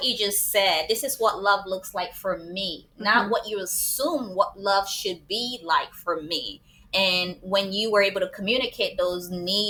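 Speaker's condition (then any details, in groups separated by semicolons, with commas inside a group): No condition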